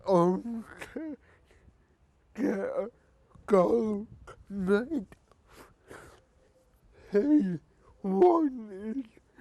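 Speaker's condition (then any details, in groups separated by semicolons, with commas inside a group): Cerebral palsy; since birth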